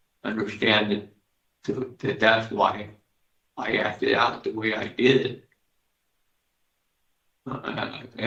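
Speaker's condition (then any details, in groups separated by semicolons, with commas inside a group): Parkinson's disease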